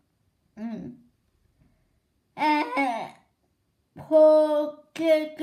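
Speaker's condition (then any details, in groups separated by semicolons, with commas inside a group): Cerebral palsy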